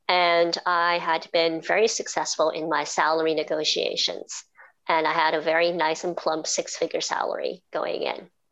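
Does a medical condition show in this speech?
Yes: cleft palate and cleft lip; congenital, diagnosed as a baby, roof of mouth split into two, speech therapy as a teenager; formerly very difficult to speak properly, teachers could not hear speech in class, now clear.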